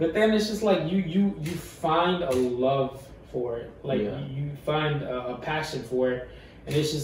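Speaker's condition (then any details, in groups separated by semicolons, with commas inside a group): Stuttering; persisting to this day; still present; stutters a lot; repeated words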